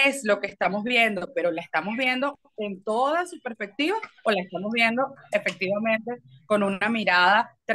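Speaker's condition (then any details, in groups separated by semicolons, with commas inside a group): No condition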